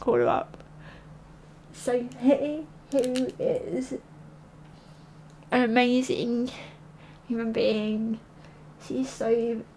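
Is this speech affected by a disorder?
Yes: cerebral palsy.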